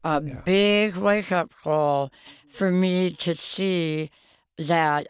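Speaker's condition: Oral cancer, half tongue removed, partial glossectomy; jaw bar loosened and removed

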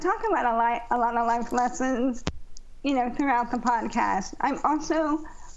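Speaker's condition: ALS; ALS over 15 years since diagnosis

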